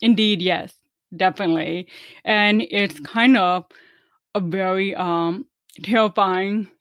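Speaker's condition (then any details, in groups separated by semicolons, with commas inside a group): Deafness, meningitis-caused; deaf since age 4 from severe meningitis, relearned English and how to speak; uses hearing aids and closed captioning, not fluent in sign language; about 10 years of speech therapy, often told speaks really well for deaf person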